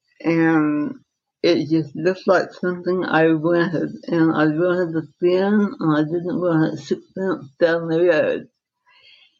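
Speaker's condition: Dystonia, secondary to encephalitis

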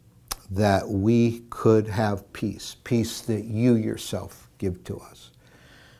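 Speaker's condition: No condition

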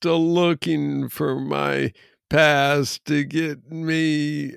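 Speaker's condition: Parkinson's disease; young onset Parkinson's disease, diagnosed at age 35 in 2014, about 8 years since diagnosis; clear on good days, slurred words when off, intelligibility varies between episodes

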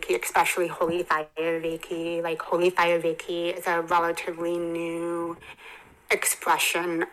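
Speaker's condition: Hearing impairment; further hearing loss at 27

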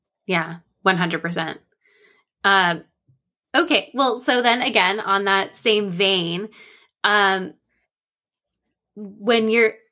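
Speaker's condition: No condition

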